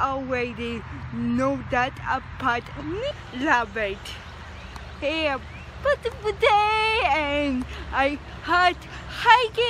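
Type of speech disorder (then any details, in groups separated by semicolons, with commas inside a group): Apraxia of speech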